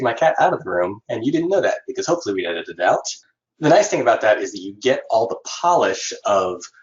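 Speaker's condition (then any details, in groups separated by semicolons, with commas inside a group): No condition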